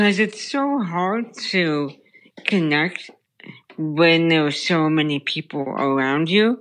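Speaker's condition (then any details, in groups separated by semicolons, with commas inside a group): Brain stem tumor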